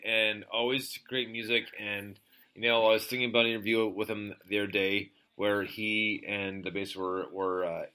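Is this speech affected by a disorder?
No.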